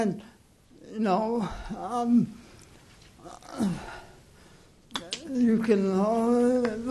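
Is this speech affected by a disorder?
Yes: cerebral palsy.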